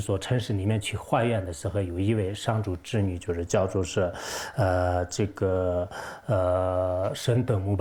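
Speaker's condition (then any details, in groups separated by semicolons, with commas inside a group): No condition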